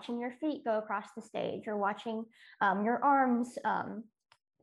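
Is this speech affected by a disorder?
Yes: cleft lip and palate; congenital cleft lip and palate, multiple surgeries on face and mouth.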